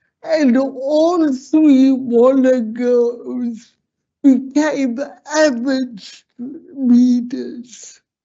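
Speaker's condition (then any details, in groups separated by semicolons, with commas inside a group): Slurred speech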